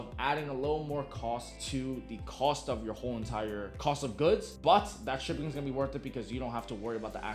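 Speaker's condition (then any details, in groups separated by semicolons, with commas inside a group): No condition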